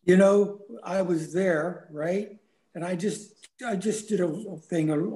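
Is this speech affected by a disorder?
Yes: aphasia after stroke; aphasia caused by stroke; ongoing recovery, gradual daily progress; cannot yet talk at pre-stroke level, early on only a few words over speakerphone.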